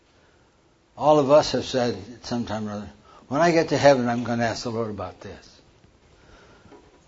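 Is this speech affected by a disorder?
Yes: Parkinson's; diagnosed 14 years ago by neurologist in Lincoln, Nebraska, tremor.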